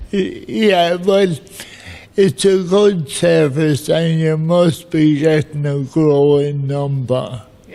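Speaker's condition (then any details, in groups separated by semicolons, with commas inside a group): Cerebral palsy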